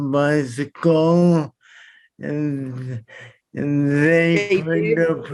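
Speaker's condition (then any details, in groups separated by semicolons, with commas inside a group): Traumatic brain injury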